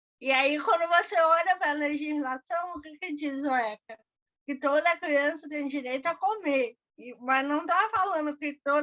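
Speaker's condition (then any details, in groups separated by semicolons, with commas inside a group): Cerebral palsy; diagnosed at about one year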